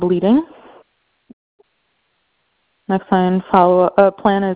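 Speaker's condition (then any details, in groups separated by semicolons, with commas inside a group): No condition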